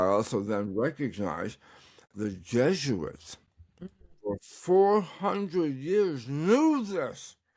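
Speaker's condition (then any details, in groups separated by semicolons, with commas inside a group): Tongue cancer; partial tongue removal, tongue paralyzed by tumor; recovering, tongue exercises; could not speak when paralyzed, expected to improve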